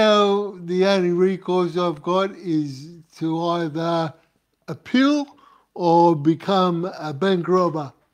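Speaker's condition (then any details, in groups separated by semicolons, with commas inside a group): Cerebral palsy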